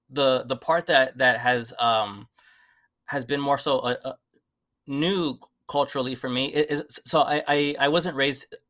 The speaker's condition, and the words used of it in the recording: Stuttering. And one obstacle that I've realized is my stutter in Spanish.